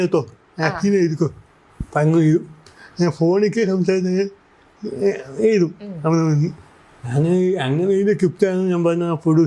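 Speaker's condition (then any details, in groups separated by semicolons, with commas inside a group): Cerebral palsy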